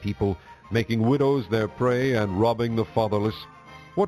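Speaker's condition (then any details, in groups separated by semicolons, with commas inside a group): No condition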